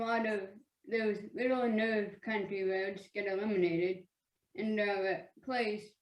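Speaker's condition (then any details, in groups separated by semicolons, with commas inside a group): Speech apraxia; childhood apraxia of speech, genetic syndrome, hypertonia; intensive speech therapy early childhood, breathing device for speech muscles; hard to send messages to speech muscles, sounds slow, unclear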